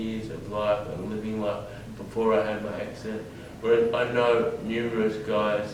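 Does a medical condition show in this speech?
Yes: brain injury; acquired, fall from height; about 13 years since injury, lives independently, early wheelchair.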